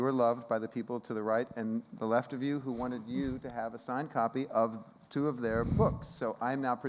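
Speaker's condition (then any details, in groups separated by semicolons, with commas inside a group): No condition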